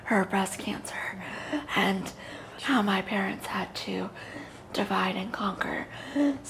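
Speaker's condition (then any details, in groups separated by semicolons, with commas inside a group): Cerebral palsy; very premature birth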